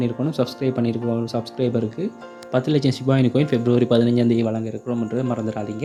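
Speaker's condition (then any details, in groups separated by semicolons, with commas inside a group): No condition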